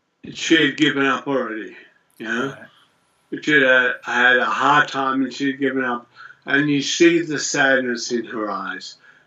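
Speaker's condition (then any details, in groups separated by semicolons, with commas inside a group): Multiple sclerosis; lost ability to play instruments, uses wheelchair, HSCT with chemotherapy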